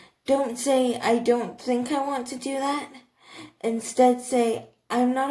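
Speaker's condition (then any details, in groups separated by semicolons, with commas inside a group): Cerebral palsy, athetoid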